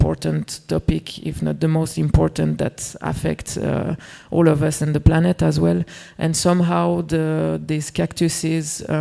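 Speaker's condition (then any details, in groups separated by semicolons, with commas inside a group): No condition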